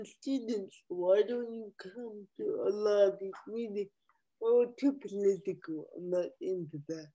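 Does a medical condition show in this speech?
Yes: cerebral palsy.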